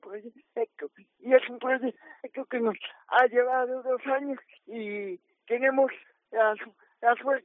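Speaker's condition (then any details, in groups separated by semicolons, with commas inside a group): Cerebral palsy; wheelchair user for mobility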